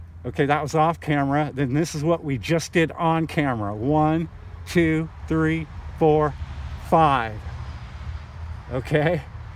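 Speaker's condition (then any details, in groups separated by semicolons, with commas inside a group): No condition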